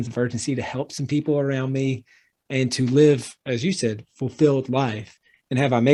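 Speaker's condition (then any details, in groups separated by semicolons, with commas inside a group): No condition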